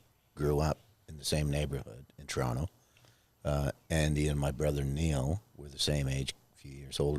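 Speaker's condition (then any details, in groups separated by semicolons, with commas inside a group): No condition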